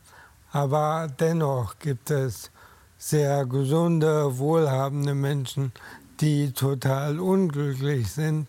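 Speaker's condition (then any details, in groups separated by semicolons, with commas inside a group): ALS; diagnosed at 47 after two months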